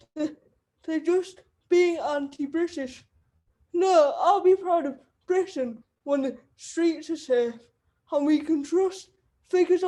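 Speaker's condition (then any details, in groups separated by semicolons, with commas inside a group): Cerebral palsy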